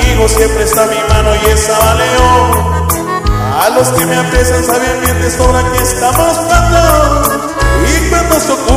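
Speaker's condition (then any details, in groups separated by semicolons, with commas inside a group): No condition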